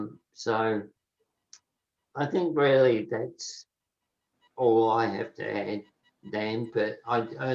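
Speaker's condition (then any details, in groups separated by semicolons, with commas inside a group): Motor neurone disease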